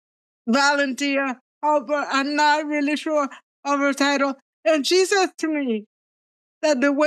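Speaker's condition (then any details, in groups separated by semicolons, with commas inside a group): Cerebral palsy; present from birth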